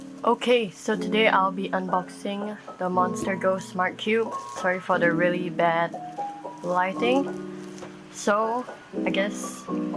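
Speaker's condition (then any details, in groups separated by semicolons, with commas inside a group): No condition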